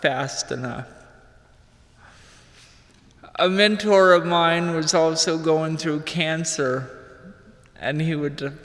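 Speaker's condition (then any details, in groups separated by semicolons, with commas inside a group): Cerebral palsy; physical effects only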